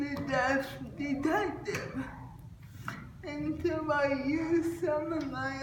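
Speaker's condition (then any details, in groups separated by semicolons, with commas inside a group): Cerebral palsy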